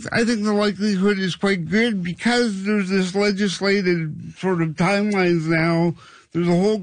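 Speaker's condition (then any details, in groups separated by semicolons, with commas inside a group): Cerebral palsy; past childhood orthopedic surgeries like hip and heel cord operations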